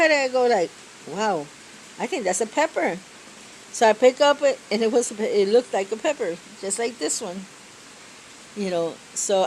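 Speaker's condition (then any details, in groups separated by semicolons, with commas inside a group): No condition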